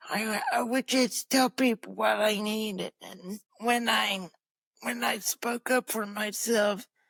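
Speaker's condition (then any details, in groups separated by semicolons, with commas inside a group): Cerebral palsy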